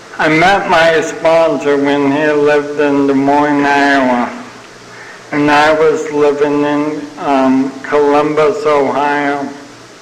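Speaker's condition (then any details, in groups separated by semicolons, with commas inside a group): ALS (Lou Gehrig's disease); progressing, uses wheelchair, fell and cracked chin two years ago, no medication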